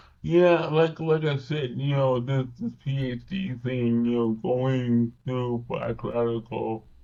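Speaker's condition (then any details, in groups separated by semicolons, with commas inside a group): Cerebral palsy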